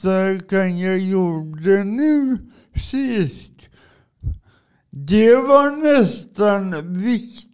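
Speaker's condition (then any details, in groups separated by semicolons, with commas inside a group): Cerebral palsy; drives adapted car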